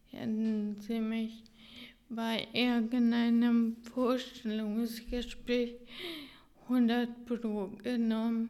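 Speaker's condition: Ataxia, severe; hereditary ataxia

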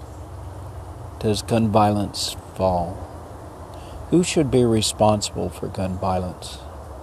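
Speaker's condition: No condition

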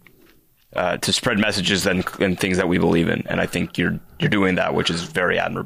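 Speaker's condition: No condition

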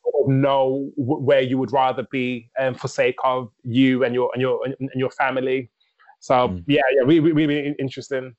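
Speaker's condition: Stammer; considered mute, did not speak until age five, needed speech therapy but never had it; chest and mind contract when stammering, even now, rapping Eminem lyrics let speech flow loosely; repeated sounds

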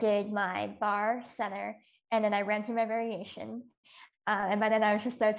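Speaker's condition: Cleft lip and palate

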